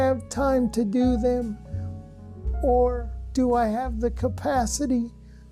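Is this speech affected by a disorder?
Yes: cerebral palsy; since birth; anti-spasm medication.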